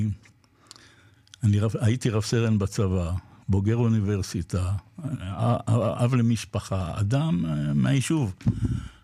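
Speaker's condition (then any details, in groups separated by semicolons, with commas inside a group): Parkinson's disease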